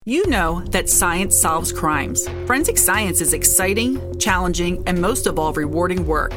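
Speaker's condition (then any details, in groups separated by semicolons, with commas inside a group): No condition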